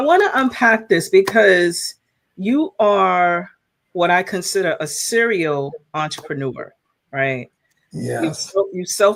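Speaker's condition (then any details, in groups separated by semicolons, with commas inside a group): No condition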